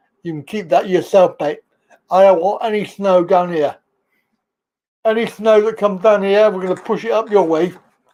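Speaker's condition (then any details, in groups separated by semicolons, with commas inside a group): Cerebral palsy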